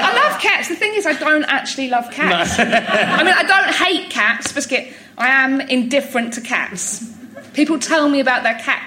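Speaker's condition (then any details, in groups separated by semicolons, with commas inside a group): Tourette's; random phrases, occasional swearing tics, noises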